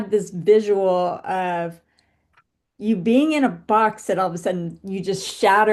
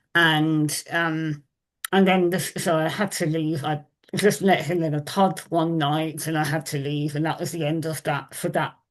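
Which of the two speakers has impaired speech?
The second: Moebius syndrome facial paralysis; congenital rare facial paralysis; limited communication, compensates with voice modulation.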